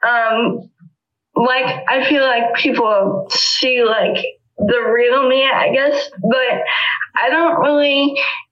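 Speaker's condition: Spastic cerebral palsy; walker since age 3

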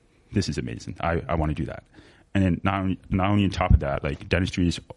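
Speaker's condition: Severe to profound hearing loss, sensorineural hearing loss; severe to profound right

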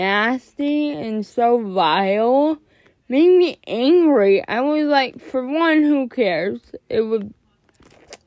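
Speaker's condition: Cerebral palsy; age 17, cbd oil since freshman year for cerebral palsy and anxiety

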